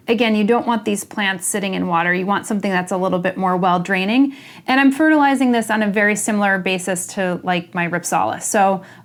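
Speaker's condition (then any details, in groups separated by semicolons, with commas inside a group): No condition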